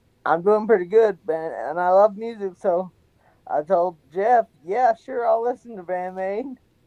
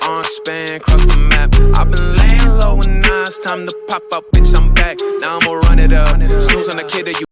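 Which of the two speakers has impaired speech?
The first: severe traumatic brain injury; severe, traumatic cause; in recovery, takes amantadine daily.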